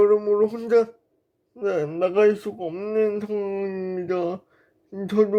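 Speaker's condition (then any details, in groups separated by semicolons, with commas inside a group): Brain lesion disability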